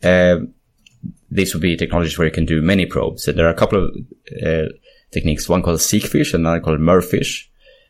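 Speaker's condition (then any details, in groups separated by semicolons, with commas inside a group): No condition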